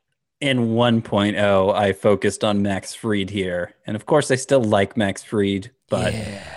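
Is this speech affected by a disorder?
No.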